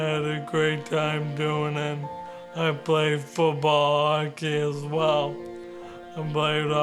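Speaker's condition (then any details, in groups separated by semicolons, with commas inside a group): ALS; diagnosed at 27, onset 5-6 months earlier, tiredness, tripping, hand weakness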